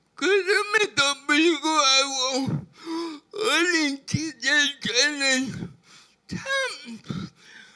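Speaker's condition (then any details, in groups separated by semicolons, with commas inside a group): Brain lesion disability grade 1, severe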